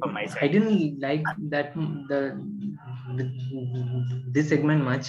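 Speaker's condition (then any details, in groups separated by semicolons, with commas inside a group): Stammering; a lot of stammering at the very start of recording; asks co-hosts to bear with it; repeated words, prolonged sounds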